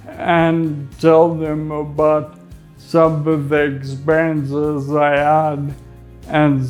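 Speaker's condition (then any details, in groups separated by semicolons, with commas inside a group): Friedreich's ataxia; weekly biokinetics therapy about 18 months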